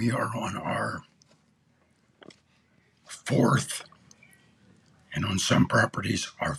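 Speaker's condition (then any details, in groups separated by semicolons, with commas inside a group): Throat cancer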